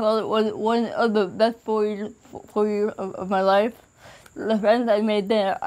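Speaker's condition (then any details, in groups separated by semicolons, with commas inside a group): Cerebral palsy; from birth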